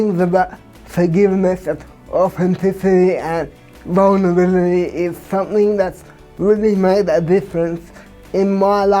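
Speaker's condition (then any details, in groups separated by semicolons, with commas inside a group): Cerebral palsy; from birth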